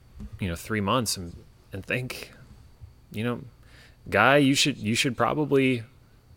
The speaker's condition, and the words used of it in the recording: None; typical speech.